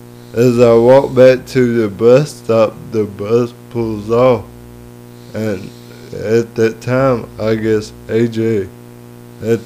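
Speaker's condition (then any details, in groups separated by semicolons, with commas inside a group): Cerebral palsy; lifelong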